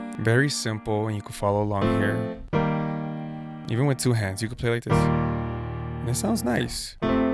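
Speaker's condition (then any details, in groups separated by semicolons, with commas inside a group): No condition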